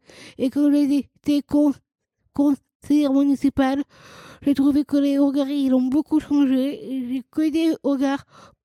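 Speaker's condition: Down syndrome, trisomy 21

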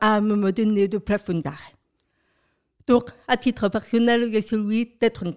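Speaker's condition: Profound deafness from birth, profound, congenital

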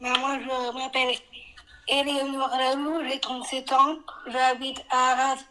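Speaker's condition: Down syndrome; trisomy 21; age 37, adult woman

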